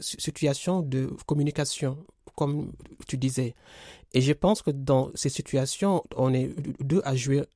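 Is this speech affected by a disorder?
Yes: stuttering; since childhood, stuttering family, untreated in Senegal, therapy in France stopped after months, later 5-6 years; stuttering still present, accepted and assumed; here prolonged sounds.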